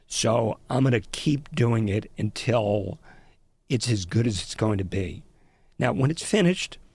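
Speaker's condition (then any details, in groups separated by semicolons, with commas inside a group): Spasmodic dysphonia; abductor form laryngeal dystonia, brainstem interference causing laryngeal muscle spasms, onset past few years, worsened by stress; labored delivery, words slurring, lost range and inflection, runs out of breath, sounds near last breath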